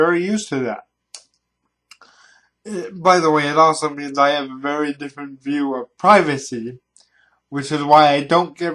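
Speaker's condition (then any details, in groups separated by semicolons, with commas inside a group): Cerebral palsy; reliable voice, uses voice control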